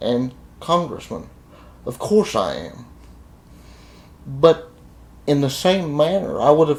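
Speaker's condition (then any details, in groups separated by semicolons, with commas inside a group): Cerebral palsy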